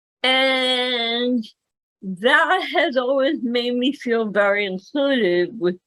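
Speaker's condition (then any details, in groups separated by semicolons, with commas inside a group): Cerebral palsy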